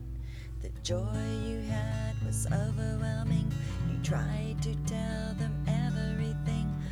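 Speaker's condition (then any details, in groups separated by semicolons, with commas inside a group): No condition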